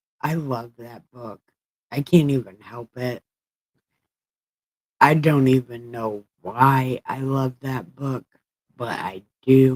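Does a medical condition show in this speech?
Yes: brain injury.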